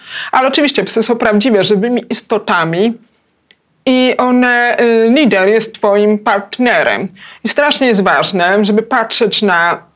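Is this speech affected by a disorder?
Yes: hard of hearing, cochlear implant.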